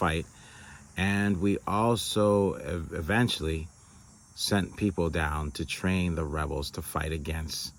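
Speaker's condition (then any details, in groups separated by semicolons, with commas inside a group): No condition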